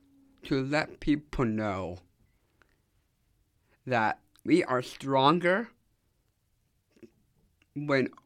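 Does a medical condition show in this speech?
Yes: Down syndrome; from birth.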